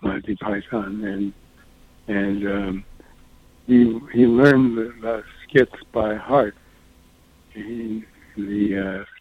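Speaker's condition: Parkinson's disease; tiny scrawled handwriting getting tinier

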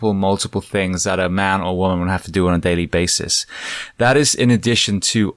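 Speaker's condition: No condition

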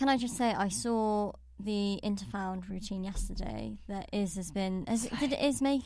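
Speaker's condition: Cleft palate; congenital cleft palate

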